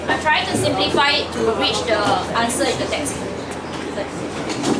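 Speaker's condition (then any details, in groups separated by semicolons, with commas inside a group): No condition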